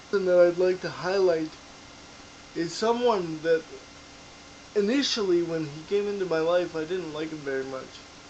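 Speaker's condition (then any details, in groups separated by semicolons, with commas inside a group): Cerebral palsy; diagnosed in infancy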